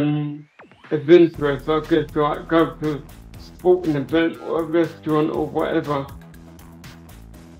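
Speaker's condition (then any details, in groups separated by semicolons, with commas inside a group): Cerebral palsy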